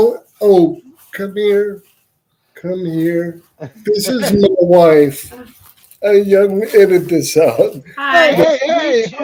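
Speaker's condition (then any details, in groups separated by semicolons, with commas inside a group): Cerebral palsy; uses wheelchair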